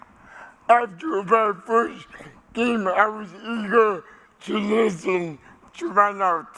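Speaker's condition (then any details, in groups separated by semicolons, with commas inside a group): Cerebral palsy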